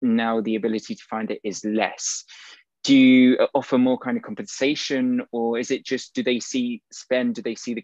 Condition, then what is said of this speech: None; typical speech.